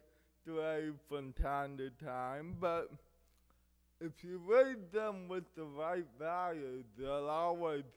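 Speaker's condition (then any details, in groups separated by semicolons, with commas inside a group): Cerebral palsy; affects hearing and speech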